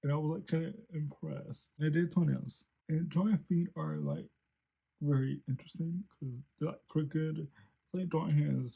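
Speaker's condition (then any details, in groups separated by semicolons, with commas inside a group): Cerebral palsy; since birth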